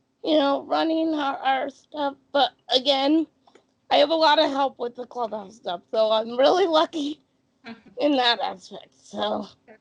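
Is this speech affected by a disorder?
Yes: cerebral palsy; speech therapy in childhood.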